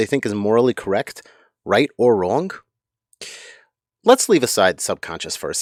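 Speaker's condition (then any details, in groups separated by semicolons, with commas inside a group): No condition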